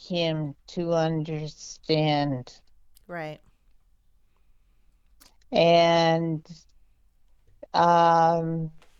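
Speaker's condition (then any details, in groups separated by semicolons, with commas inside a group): Multiple sclerosis; diagnosed at age 17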